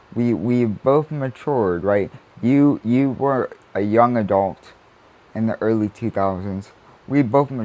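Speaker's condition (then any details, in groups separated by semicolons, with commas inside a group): Cerebral palsy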